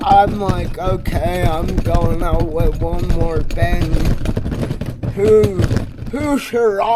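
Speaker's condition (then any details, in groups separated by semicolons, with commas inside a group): Multiple sclerosis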